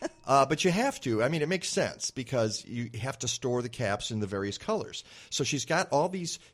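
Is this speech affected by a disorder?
No.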